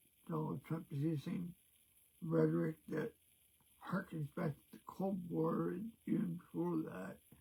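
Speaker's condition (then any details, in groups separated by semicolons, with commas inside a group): Cerebral palsy; present since birth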